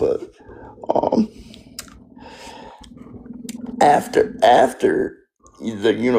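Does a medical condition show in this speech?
Yes: spastic quadriplegic cerebral palsy.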